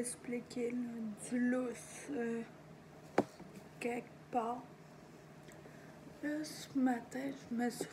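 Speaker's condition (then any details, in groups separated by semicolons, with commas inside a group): Ataxia; degenerative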